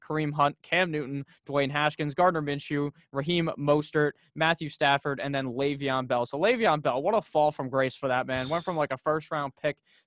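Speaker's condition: No condition

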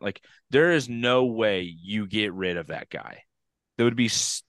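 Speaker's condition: No condition

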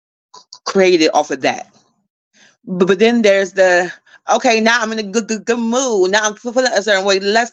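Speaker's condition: Stuttering; repeated sounds, repeated words

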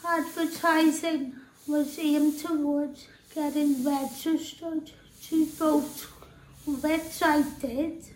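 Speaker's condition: Tracheostomy and ventilator dependent

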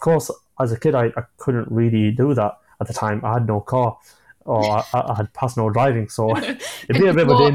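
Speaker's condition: Stammering; stammer since childhood, early NHS speech and language therapy in group with others who stammer, told could never speak fluently; not a fluent speaker, openly admits stammer; repeated sounds, blocks

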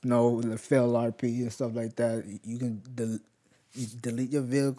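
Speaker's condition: Stutter; frequent stutter, described as a disability; stutters a lot, no stuttering while role-playing; blocks

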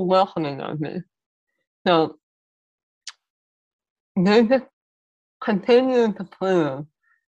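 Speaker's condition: Muscular dystrophy; power wheelchair user

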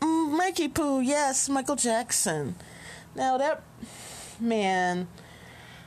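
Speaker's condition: No condition

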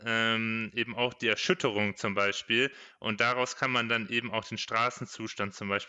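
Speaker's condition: No condition

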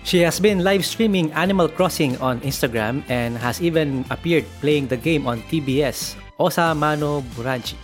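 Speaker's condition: No condition

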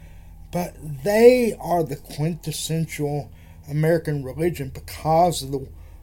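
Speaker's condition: Cerebral palsy; wheelchair user

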